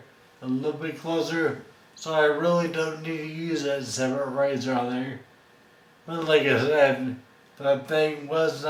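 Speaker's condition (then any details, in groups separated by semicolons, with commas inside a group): Friedreich's ataxia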